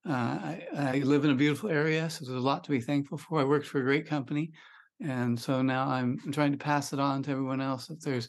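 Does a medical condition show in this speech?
Yes: Parkinson's disease; onset at about 35, pinky tremor first, suspected perchlethrin exposure, UCSF deep brain stimulation, chest pacemaker.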